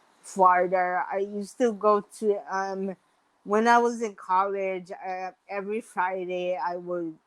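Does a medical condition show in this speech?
Yes: mild cerebral palsy.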